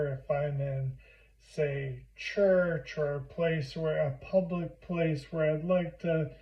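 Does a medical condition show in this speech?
Yes: primary lateral sclerosis.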